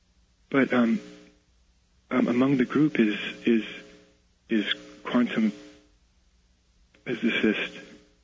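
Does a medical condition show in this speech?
Yes: stutter; stutters at times; here repeated sounds, repeated words, blocks.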